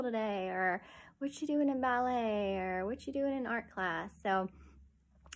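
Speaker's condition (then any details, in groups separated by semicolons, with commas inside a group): No condition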